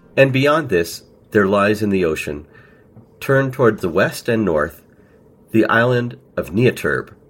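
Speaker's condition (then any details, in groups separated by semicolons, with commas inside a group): No condition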